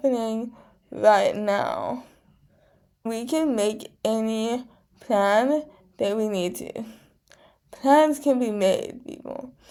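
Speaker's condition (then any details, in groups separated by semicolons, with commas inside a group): Cerebral palsy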